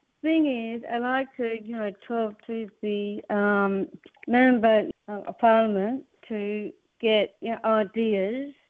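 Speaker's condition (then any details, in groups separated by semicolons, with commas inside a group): Down syndrome; public speaker, spoke at UN in New York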